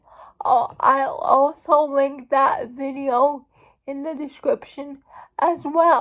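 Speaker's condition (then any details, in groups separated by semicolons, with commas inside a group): Cerebral palsy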